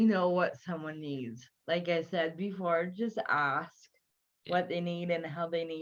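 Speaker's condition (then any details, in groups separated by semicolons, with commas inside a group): Cerebral palsy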